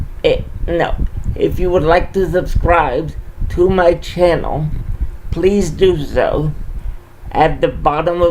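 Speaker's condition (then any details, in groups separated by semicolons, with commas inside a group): Cerebral palsy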